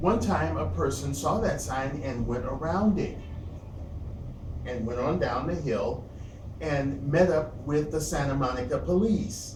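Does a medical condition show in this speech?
No.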